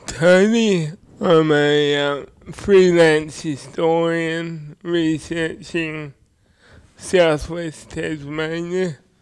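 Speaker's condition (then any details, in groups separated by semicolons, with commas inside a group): Spastic cerebral palsy; speech recognition systems reportedly do not work well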